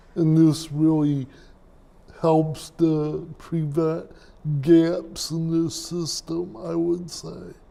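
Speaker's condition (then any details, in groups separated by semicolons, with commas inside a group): Cerebral palsy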